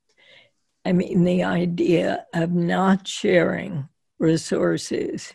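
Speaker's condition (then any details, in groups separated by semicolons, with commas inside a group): Spasmodic dysphonia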